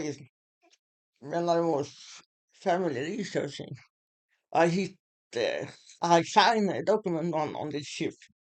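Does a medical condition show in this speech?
Yes: muscular Parkinson.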